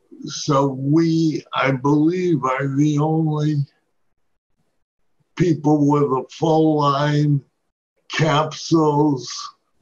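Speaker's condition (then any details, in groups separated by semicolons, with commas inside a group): Parkinson's disease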